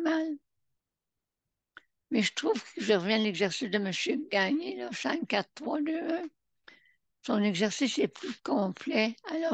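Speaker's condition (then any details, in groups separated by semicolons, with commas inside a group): Parkinson's disease; vocal cords may fail, some difficulty expressing herself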